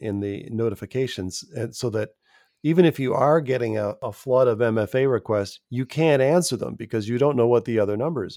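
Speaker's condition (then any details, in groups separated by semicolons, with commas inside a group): No condition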